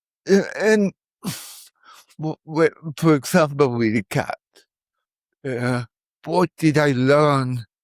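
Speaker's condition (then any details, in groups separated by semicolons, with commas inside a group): Cerebral palsy; from birth; words not very clear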